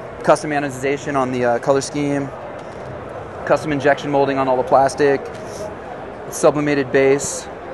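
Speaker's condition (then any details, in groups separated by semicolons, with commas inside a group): No condition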